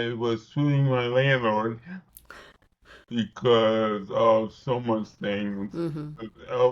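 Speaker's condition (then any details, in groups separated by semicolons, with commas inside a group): Cerebral palsy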